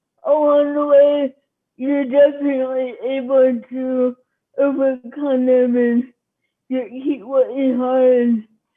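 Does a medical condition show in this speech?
Yes: cerebral palsy.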